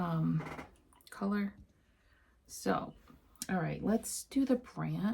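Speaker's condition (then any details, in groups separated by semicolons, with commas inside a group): No condition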